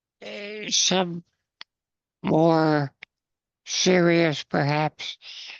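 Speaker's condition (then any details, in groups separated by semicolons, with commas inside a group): Spinal muscular atrophy; congenital, progressive weakness, never walked, wheelchair; slowly progressive, about sixty years, some strength lost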